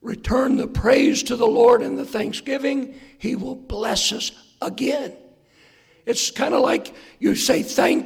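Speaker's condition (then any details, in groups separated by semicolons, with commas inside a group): Hoarseness after vocal cord surgery; earlier doctor attributed voice problem to aging, sought second opinion; hard for listeners to hear, not smooth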